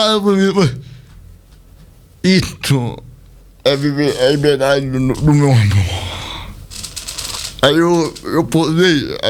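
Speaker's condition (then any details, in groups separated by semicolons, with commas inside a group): Cerebral palsy; speech not normal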